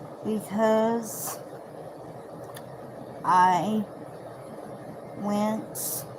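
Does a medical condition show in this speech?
Yes: cerebral palsy.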